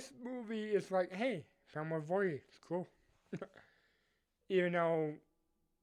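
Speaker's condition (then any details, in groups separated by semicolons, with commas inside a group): Cerebral palsy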